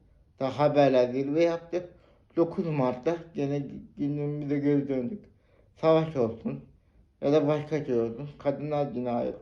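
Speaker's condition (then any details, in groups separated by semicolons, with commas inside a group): Cerebral palsy; spastic type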